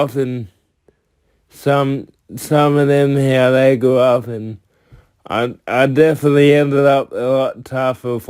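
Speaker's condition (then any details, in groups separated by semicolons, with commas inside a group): Cerebral palsy; from birth, tight muscles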